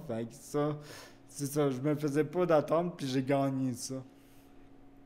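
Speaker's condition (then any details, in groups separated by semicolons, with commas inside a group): Cerebral palsy; wheelchair use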